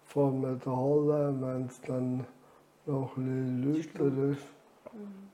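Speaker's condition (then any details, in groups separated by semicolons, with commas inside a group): ALS; reduced air makes talking effortful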